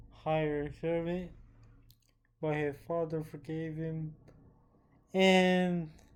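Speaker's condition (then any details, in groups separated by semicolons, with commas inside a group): Cerebral palsy; with developmental delay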